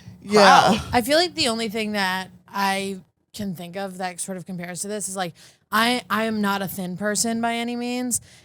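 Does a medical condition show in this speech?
No.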